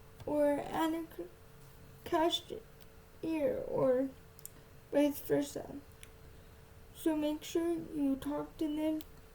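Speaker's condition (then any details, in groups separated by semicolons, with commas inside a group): Cerebral palsy, spastic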